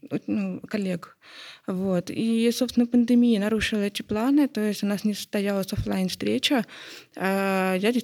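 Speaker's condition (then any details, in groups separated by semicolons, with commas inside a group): Hard of hearing; not deaf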